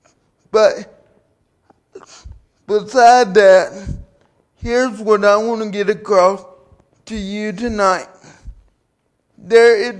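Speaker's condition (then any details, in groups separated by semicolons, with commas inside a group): Cerebral palsy; due to birth complications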